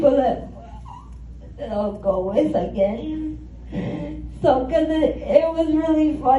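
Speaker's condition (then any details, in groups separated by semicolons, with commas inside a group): Cerebral palsy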